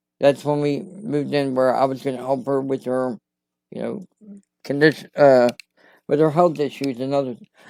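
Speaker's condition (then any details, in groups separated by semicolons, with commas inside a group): Cerebral palsy; voice sound affected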